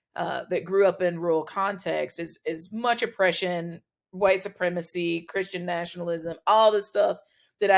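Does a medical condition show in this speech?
No.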